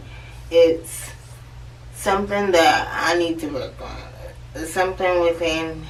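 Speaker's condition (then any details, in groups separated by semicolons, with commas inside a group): Cerebral palsy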